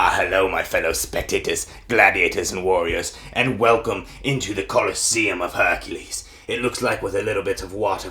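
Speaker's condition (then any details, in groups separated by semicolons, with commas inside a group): No condition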